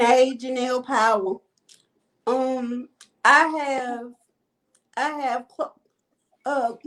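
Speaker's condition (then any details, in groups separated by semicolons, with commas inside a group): Cerebral palsy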